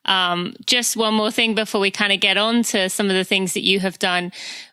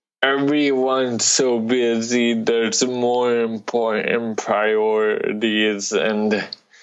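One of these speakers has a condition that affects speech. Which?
The second: cerebral palsy; from birth, diagnosed about age three, affects walking and running; mid-range severity, runs competitively; lifelong speech impediment, worked to reduce it.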